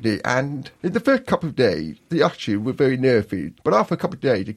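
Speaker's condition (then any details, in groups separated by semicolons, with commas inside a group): Profound deafness; born profoundly deaf, hearing parents, cochlear implant, learnt to speak rather than sign, lip-reads; limited hearing with cochlear implant, needs speakers facing him, one at a time; learnt to speak through hard work in childhood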